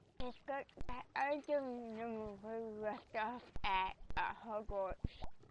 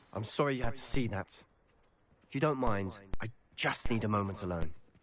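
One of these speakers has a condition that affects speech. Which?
The first: cerebral palsy.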